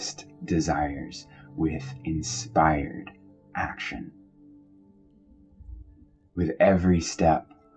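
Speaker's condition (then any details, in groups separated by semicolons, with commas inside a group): No condition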